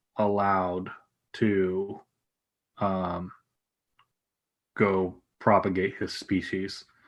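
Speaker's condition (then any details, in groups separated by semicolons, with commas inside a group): No condition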